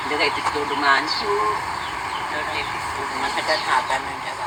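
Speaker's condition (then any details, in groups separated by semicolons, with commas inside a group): No condition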